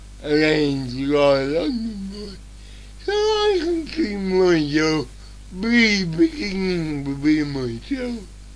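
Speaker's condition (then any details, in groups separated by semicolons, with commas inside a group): Cerebral palsy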